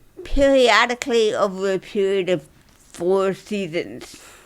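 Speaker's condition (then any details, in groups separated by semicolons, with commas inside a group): Dystonia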